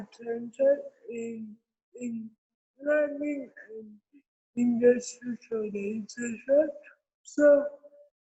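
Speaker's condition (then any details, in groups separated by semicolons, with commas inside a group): Cerebral palsy; from birth, medical negligence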